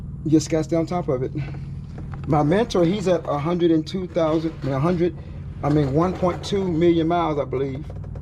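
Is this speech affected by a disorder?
No.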